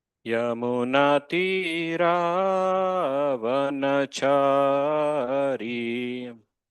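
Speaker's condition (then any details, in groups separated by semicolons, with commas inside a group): No condition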